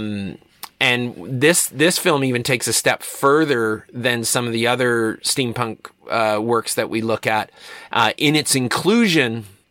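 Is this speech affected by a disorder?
No.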